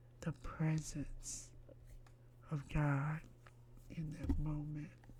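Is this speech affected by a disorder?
Yes: myasthenia gravis.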